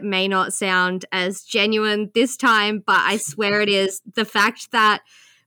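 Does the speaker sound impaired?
No.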